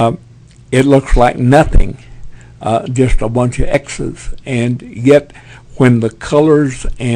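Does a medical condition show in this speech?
Yes: Parkinson's; tremors as early symptom.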